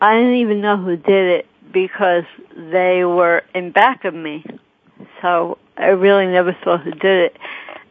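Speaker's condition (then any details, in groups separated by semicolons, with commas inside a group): Cerebral palsy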